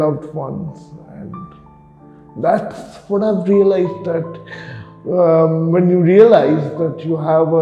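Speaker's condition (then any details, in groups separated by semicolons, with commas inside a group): Cerebral palsy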